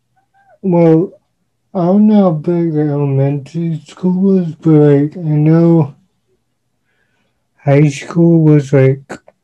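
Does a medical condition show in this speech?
Yes: cerebral palsy; present from birth, uses wheelchair.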